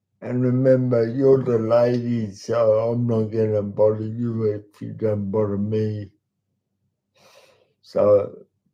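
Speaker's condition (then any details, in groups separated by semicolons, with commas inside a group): Cerebral palsy; talks slowly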